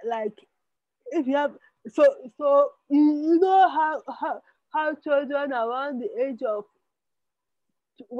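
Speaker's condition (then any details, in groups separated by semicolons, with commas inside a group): Spastic cerebral palsy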